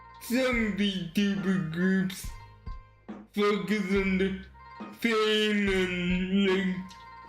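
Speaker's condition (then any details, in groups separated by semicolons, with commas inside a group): Cerebral palsy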